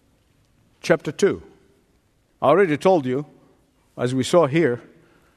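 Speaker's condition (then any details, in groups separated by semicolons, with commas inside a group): No condition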